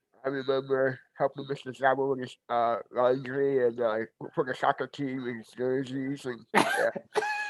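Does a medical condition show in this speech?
Yes: cerebral palsy.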